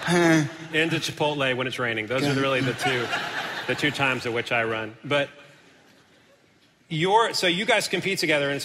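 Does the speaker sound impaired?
No.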